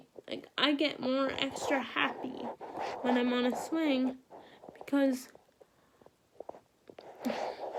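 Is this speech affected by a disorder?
Yes: cerebral palsy; wheelchair.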